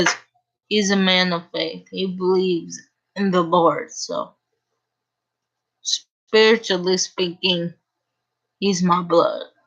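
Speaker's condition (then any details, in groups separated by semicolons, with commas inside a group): Cerebral palsy; uses a wheelchair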